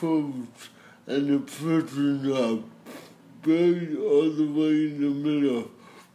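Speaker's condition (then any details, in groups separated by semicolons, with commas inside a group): Cerebral palsy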